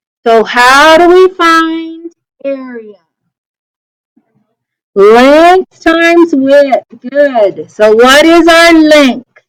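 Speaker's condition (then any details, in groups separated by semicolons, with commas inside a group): No condition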